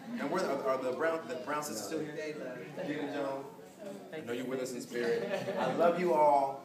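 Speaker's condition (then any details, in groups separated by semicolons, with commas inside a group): No condition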